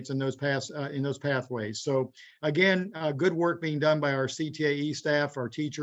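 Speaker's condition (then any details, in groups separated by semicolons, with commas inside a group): No condition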